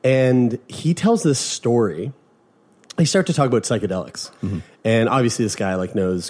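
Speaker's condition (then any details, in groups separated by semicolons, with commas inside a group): No condition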